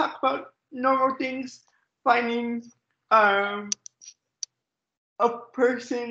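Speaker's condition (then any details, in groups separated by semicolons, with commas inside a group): Cerebral palsy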